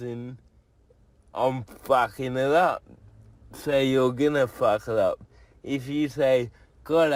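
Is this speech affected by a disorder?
Yes: cerebral palsy; from birth, tight muscles.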